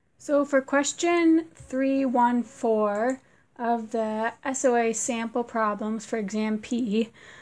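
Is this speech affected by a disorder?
No.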